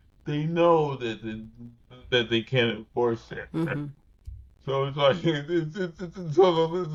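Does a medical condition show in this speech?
Yes: cerebral palsy.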